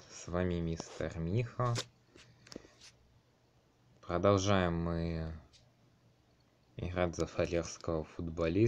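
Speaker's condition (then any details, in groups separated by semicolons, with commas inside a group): No condition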